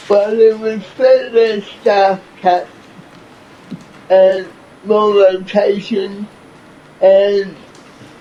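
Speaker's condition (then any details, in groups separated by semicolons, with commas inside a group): Cerebral palsy; from birth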